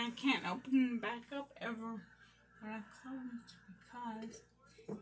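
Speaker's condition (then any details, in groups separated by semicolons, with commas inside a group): Brain injury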